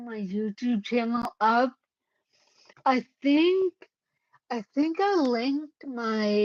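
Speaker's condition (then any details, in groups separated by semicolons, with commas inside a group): Cerebellar ataxia; caused by brain bleed, unsteady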